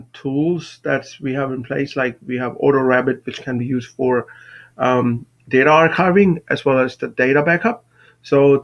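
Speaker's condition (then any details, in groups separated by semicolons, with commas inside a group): No condition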